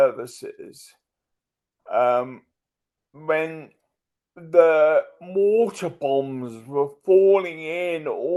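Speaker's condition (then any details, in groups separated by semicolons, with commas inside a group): Multiple sclerosis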